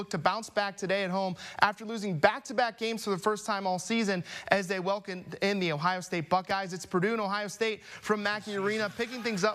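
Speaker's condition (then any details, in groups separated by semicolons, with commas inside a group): No condition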